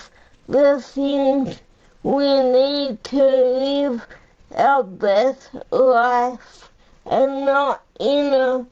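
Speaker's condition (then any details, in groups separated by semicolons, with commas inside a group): Cerebral palsy; powerchair user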